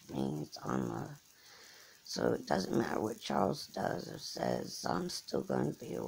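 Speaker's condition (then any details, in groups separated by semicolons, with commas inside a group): Cerebral palsy; from birth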